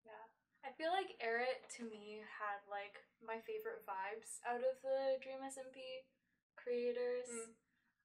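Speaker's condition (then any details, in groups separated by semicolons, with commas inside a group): No condition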